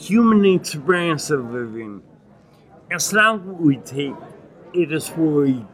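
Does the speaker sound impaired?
Yes: acquired ataxia with dysarthria; Lance-Adams syndrome, contaminated-jacuzzi Legionnaires' pneumonia, 12-day induced coma, brain damage, myoclonus, onset age 39; difficult articulation, speaking feels like elephant on chest, gets winded, bites tongue 2-3 times daily.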